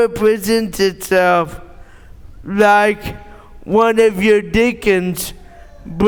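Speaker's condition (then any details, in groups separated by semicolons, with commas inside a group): Cerebral palsy; born premature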